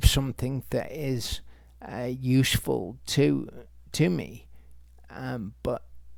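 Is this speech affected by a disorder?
Yes: multiple sclerosis; progressive form.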